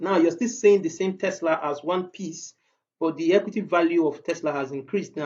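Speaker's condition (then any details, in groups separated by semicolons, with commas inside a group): No condition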